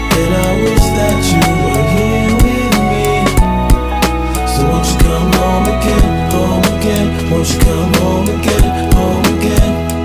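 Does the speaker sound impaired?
No.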